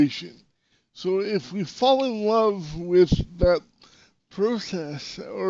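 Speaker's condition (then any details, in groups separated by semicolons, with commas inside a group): Cerebral palsy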